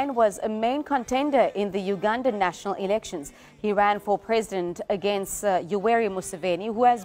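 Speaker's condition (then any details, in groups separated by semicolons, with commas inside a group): No condition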